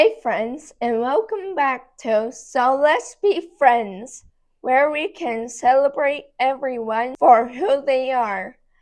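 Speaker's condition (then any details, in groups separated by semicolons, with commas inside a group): Cerebral palsy; hard to talk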